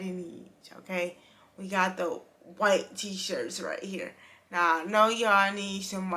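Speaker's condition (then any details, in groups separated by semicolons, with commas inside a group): Cerebral palsy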